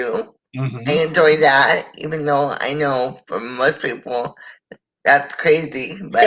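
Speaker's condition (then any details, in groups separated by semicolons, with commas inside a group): Cerebral palsy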